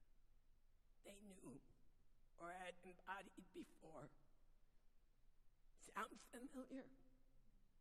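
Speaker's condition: Vocal dysphonia; not painful

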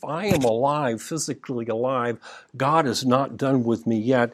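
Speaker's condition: No condition

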